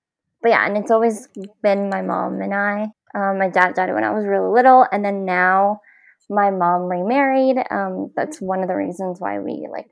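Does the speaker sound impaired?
Yes: cleft palate; congenital, nose and teeth since childhood.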